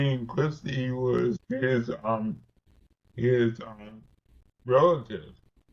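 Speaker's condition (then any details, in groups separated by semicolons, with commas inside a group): Cerebral palsy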